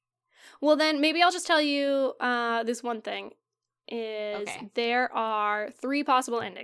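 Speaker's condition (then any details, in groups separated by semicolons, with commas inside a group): No condition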